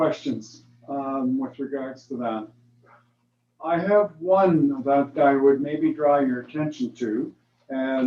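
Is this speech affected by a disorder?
No.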